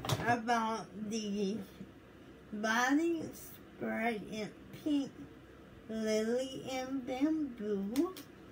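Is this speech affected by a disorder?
Yes: cerebral palsy.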